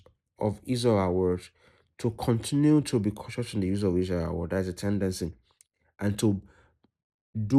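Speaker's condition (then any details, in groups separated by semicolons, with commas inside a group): No condition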